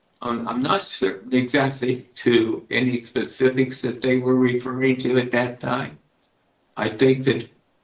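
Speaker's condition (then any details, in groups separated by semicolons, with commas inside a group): Parkinson's disease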